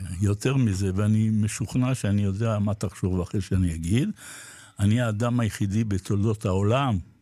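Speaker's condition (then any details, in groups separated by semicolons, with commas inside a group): Parkinson's disease; recently diagnosed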